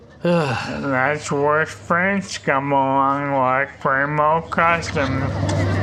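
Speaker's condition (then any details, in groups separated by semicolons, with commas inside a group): ALS; slow progression, leg onset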